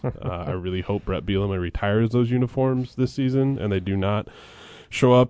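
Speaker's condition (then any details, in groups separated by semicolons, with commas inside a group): No condition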